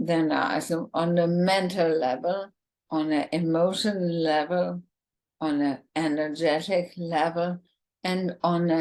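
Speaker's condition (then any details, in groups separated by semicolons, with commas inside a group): ALS, bulbar form, bulbar onset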